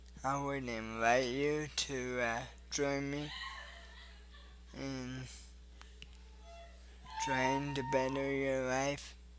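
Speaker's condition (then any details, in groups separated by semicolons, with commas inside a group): Cerebral palsy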